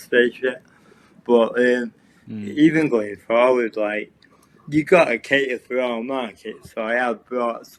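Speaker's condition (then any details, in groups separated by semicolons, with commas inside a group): Cerebral palsy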